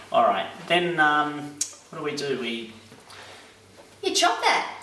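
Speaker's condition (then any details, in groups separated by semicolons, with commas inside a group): No condition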